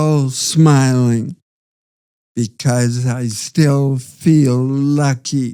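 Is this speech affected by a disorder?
Yes: Parkinson's disease.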